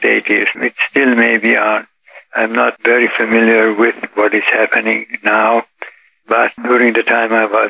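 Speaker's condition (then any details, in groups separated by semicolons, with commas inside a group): Parkinson's disease; now 84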